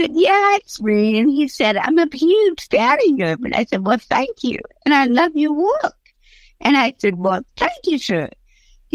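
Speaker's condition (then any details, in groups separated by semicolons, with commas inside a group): Cerebral palsy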